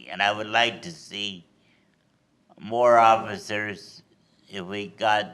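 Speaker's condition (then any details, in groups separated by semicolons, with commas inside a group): Cerebral palsy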